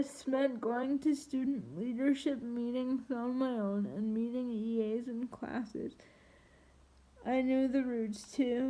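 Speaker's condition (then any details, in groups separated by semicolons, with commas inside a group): Triplegic cerebral palsy; spastic triplegia, from birth, two legs one arm, scoliosis; wheelchair, walker and leg braces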